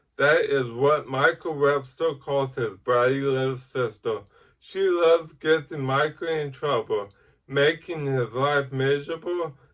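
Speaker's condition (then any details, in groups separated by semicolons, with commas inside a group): Ataxic cerebral palsy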